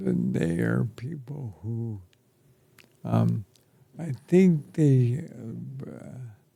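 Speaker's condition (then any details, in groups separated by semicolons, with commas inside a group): ALS; affects chest and throat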